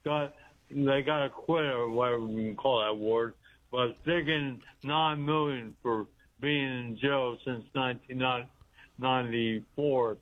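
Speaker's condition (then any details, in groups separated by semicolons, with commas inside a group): Speech impediment; girlfriend stabbed him, hit in head with ashtray, said not causing it; calling in, sounds faint, asked to get closer to microphone; rapid fire, excited delivery, stories run together without clear breaks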